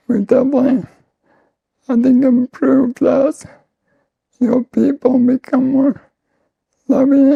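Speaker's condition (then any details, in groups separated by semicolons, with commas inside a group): ALS; voice and lungs affected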